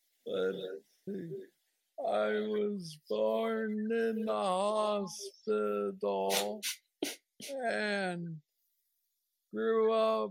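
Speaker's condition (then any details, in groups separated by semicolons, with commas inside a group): Parkinson's disease; young onset at 35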